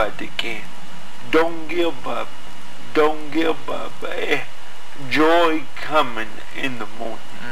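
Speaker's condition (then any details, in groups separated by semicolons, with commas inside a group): Cerebral palsy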